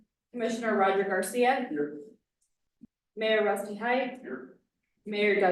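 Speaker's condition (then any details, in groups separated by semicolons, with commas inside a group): No condition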